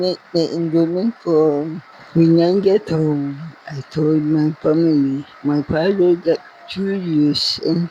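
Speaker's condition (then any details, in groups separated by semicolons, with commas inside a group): Cerebral palsy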